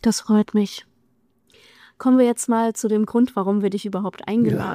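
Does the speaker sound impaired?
No.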